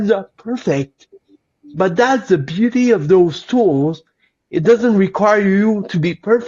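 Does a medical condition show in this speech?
Yes: cerebral palsy; lifelong.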